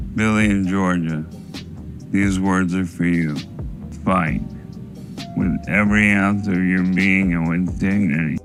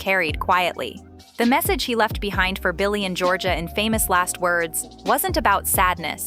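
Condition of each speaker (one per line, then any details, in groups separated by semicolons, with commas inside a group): ALS; onset with right hand weakness; under a year since diagnosis, progressive; speaking became harder
No condition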